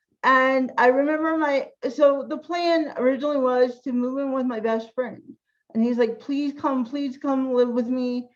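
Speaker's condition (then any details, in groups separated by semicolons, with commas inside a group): Cerebral palsy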